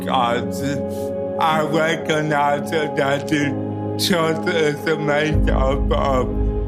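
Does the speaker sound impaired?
Yes: cerebral palsy; cerebral palsy from birth.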